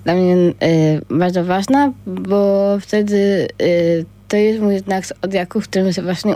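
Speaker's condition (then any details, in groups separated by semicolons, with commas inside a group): Down syndrome; congenital genetic condition, present from birth; age 26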